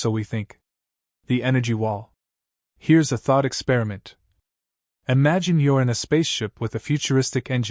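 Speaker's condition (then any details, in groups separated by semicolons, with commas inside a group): No condition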